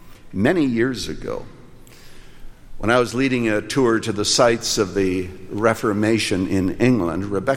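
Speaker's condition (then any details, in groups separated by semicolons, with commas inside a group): No condition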